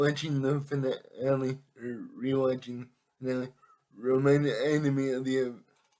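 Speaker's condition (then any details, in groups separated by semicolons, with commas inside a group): Cerebral palsy; affects all muscles; able to speak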